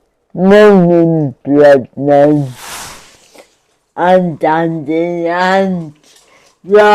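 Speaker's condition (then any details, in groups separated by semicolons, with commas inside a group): Cerebral palsy; spastic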